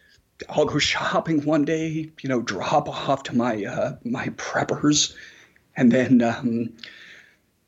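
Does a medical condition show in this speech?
Yes: spasmodic dysphonia; vocal cords break open when speaking, breathy on certain syllables, can still communicate and be heard.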